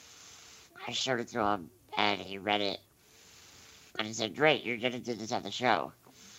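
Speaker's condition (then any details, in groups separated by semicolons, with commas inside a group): Muscular dystrophy; disability since childhood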